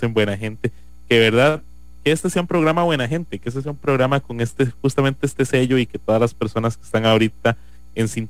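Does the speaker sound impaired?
No.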